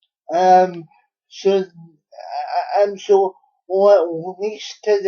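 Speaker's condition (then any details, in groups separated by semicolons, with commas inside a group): Cerebral palsy; unable to walk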